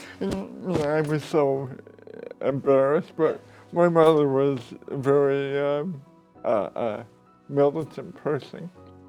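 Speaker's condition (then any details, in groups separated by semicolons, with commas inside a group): Cerebral palsy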